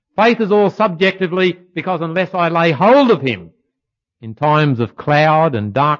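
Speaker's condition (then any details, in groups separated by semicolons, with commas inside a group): No condition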